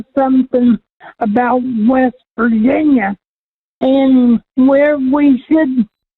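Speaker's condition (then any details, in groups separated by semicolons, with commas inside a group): Cerebral palsy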